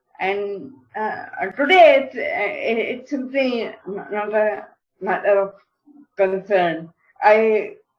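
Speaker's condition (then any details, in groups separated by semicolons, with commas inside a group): Cerebral palsy; mild speech problem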